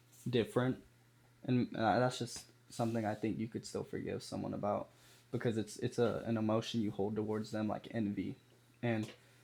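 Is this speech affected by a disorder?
No.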